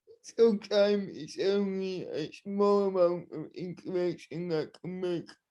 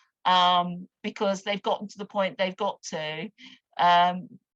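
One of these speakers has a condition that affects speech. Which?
The first: cerebral palsy; mixed spastic and dyskinetic, wheelchair user; speech impairment, minimised through ongoing practice.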